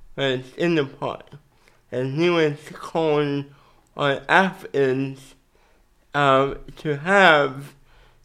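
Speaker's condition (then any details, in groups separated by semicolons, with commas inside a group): Cerebral palsy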